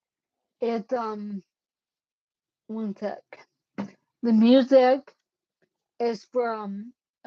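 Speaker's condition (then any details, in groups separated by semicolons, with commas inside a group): Cerebellar ataxia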